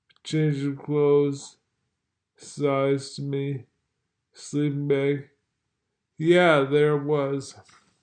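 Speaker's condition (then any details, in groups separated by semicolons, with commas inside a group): Multiple sclerosis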